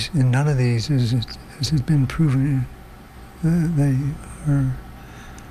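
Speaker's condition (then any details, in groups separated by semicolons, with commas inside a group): Parkinson's disease; lost sense of smell, grew up on Ontario farm, possible rotenone pesticide exposure suspected but unproven; motor function declining during recording, takes levodopa and other prescribed drugs; slow, harder to hear past couple weeks, word-finding difficulty, wrong words, loses thread, unfinished sentences, worse tired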